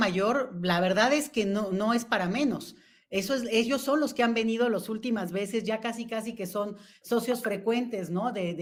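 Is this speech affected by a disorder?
No.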